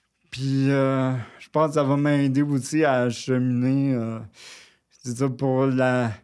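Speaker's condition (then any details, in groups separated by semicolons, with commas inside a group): Cerebral palsy, near quadriplegia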